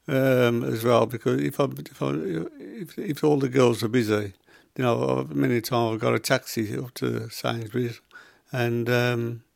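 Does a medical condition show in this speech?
Yes: Parkinson's; began as little finger tremor spreading to whole hand within 4-5 weeks; 8 years since diagnosis, tremors controlled by medication, freezing, foot dystonia with clawing, sometimes cannot walk; symptoms possibly audible in voice, may sound quieter and slower.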